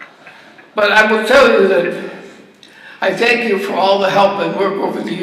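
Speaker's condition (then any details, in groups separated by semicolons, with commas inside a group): ALS; voice weakened by disease, little voice left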